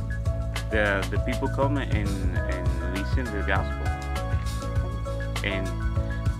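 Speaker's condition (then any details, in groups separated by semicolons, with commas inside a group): No condition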